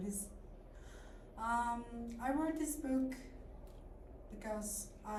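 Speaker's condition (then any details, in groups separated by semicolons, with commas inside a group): No condition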